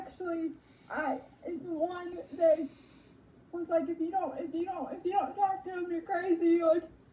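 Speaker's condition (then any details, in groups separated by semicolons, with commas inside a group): Cerebral palsy; spastic type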